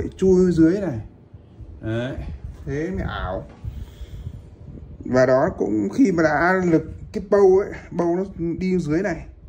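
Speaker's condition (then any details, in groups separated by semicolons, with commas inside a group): No condition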